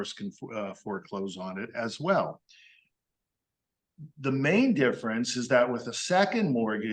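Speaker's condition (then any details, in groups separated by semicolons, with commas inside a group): No condition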